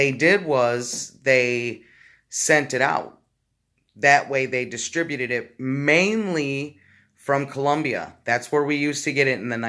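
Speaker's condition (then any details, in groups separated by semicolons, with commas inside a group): No condition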